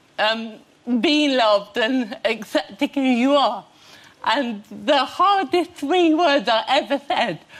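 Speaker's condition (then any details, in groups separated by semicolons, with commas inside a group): Cerebral palsy; since childhood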